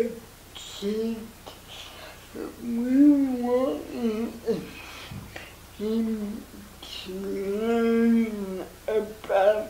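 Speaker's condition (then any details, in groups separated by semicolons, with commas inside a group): Cerebral palsy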